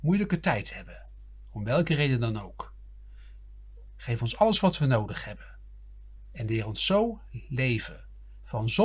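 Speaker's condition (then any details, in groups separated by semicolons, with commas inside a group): No condition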